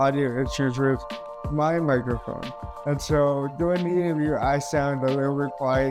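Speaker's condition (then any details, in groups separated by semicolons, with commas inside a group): Cerebral palsy; caused by stroke at birth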